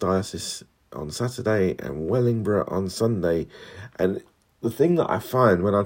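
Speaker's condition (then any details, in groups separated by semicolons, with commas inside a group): No condition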